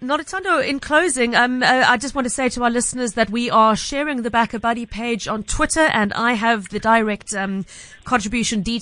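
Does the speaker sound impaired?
No.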